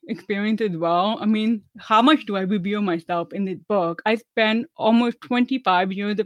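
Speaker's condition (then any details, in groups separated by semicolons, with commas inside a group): Deafness; deaf woman, about 25 years passing as hearing, about ten years of speech therapy; uses hearing aids and closed captioning, not fluent in sign language; speaks well after about ten years of speech therapy, relearned how to speak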